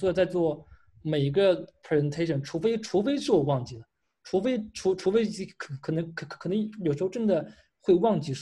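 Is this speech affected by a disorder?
Yes: stuttering; stuttering since early primary school, blocks when called on, fluent in choral reading, childhood ENT visit unhelpful; controls stuttering with speech techniques from speech clinic therapy, including practice presentations to therapists; controls speaking speed with techniques, slow relaxed pace, techniques make stuttering noticeable to listeners; here repeated sounds.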